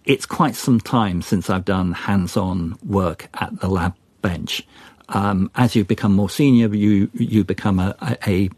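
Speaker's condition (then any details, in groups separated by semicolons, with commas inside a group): Stammer, mild; long-standing stammer, worse when younger; very slight stammer; always found foreign languages hard to speak; repeated sounds, repeated words, prolonged sounds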